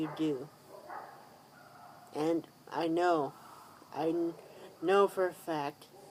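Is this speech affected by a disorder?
Yes: cerebral palsy.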